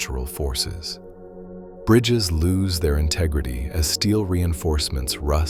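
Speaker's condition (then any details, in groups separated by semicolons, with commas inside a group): No condition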